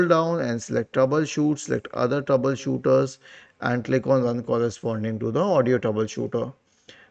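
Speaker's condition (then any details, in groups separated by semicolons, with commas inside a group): No condition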